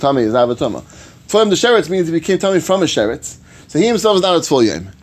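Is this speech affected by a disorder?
No.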